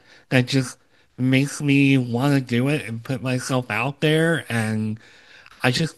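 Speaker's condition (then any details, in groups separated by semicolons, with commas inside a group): Cleft lip and palate, Opitz G/BBB syndrome; earlier low confidence speaking and presenting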